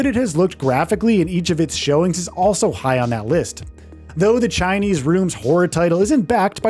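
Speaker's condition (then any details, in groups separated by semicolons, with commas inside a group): No condition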